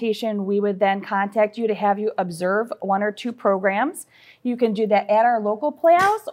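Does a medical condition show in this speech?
No.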